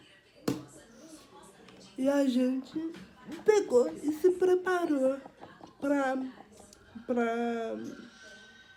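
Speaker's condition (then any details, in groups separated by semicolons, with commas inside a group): Cerebral palsy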